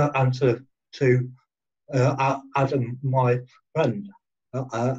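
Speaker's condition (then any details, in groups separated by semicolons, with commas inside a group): Cerebral palsy; present from birth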